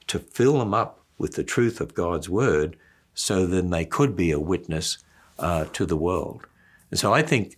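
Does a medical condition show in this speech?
No.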